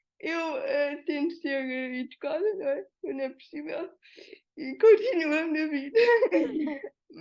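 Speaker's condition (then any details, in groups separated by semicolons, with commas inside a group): Cerebral palsy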